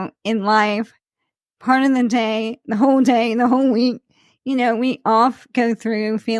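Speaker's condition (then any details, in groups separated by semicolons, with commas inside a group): ALS; speech slightly slurred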